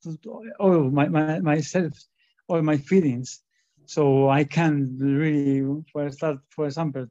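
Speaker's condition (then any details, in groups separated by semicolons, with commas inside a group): Stuttering; stutters a lot when talking in public; repeated sounds, prolonged sounds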